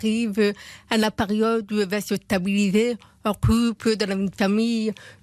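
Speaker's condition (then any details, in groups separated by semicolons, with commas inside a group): Profound congenital deafness; later cochlear implant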